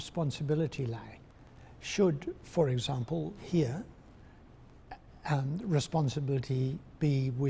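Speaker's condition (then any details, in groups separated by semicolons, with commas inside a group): No condition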